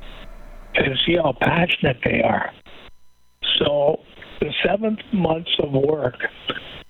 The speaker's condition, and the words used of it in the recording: ALS (motor neuron disease). Now it's worked into my shoulders and my wind and a little bit of speech.